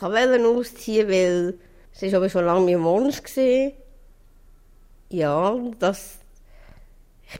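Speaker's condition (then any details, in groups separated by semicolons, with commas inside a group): Down syndrome; trisomy 21, present from birth; age 38, independent in daily life, difficulty with numbers and arithmetic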